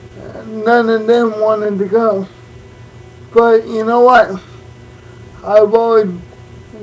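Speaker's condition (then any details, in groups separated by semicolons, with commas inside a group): Cerebral palsy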